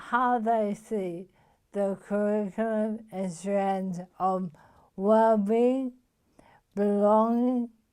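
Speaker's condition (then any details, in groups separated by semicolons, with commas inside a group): Motor neuron disease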